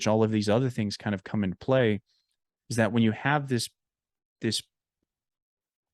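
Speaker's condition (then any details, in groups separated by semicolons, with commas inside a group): No condition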